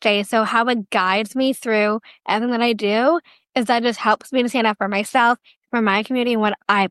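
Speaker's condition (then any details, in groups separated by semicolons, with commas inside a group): Down syndrome; duplicate of the 21st chromosome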